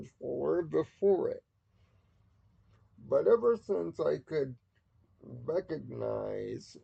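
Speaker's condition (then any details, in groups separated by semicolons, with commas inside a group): Cerebral palsy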